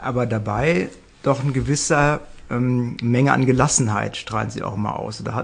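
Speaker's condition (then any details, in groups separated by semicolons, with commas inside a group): No condition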